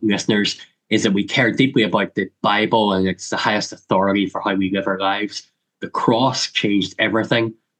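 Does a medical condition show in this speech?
Yes: cleft lip and palate; congenital.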